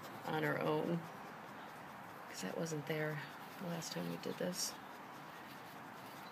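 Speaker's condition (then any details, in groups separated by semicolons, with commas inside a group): No condition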